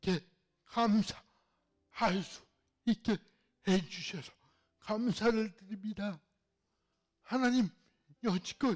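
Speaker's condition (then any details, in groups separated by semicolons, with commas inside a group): Cerebral palsy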